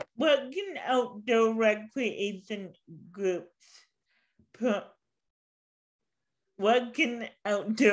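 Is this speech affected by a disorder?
Yes: cerebral palsy.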